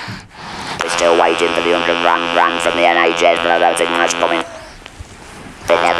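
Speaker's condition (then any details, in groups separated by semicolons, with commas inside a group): Laryngeal cancer with laryngectomy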